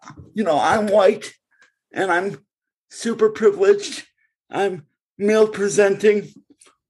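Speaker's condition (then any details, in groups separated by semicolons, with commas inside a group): Cerebral palsy; congenital cerebral palsy, since birth, born in Bridgeport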